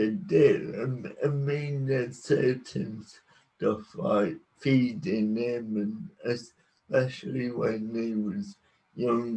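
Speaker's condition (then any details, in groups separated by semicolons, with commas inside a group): Cerebral palsy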